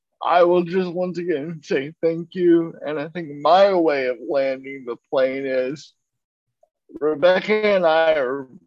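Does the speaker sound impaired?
Yes: cerebral palsy; uses a wheelchair.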